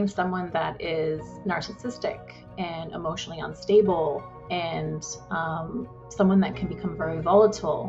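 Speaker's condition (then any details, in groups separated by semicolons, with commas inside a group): No condition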